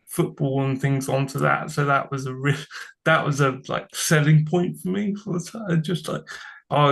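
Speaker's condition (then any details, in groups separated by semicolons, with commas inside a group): Cerebral palsy; from birth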